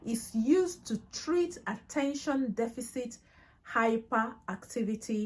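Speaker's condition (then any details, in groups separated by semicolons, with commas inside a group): No condition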